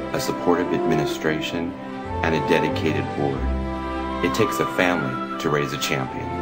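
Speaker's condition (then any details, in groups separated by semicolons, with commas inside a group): No condition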